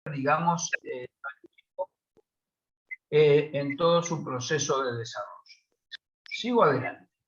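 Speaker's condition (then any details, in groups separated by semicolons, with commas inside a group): No condition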